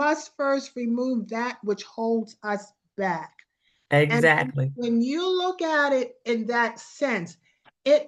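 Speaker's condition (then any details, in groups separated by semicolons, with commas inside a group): No condition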